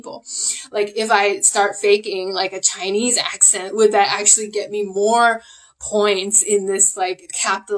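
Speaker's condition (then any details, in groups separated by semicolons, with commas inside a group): No condition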